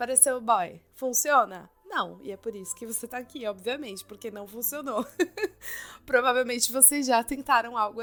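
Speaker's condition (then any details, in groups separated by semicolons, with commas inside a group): No condition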